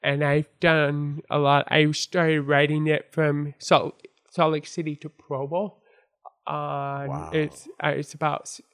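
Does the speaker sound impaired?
Yes: born deaf; congenital deafness from birth; ongoing speech struggles; had to learn to speak and hear, hard, first full sentence at age five, English difficult.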